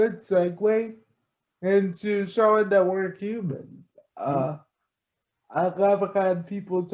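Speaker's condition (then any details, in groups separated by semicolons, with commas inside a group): Cerebral palsy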